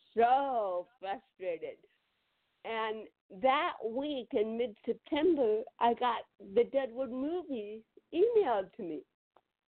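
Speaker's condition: Cerebral palsy; dependent on botox, limited neck movement from titanium neck

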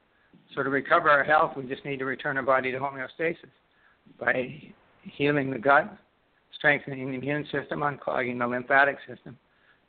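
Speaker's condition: Parkinson's disease; left side onset, first symptom left index finger tremor, worsened over four years, diagnosed by Ontario neurologist; freezing for about two years, shuffle walking, weak clumsy left hand, cannot type, no medication

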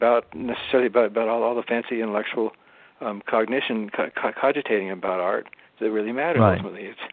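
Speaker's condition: Parkinson's disease; some years before recording

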